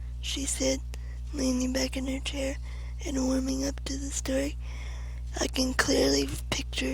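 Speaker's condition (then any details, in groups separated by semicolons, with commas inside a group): Cerebral palsy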